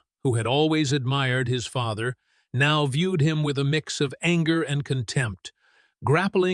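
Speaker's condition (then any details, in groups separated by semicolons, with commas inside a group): No condition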